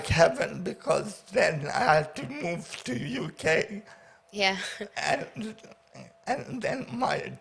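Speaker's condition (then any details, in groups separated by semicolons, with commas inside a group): Paraplegia with essential tremor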